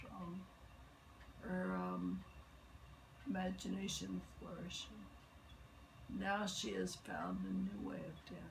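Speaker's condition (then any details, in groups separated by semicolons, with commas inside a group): Multiple sclerosis; legs and arms affected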